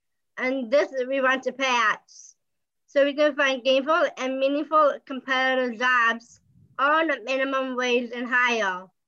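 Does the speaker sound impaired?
Yes: Down syndrome.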